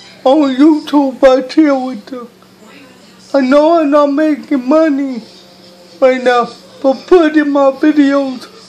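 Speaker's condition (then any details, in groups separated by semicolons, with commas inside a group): Cerebral palsy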